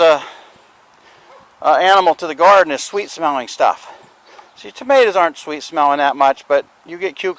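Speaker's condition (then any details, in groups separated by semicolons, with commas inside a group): No condition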